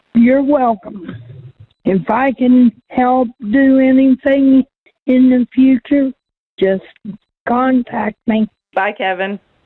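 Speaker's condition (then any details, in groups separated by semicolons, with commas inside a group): Cerebral palsy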